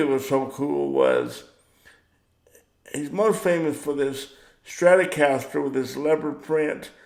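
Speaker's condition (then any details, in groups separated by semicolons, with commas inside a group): Cerebral palsy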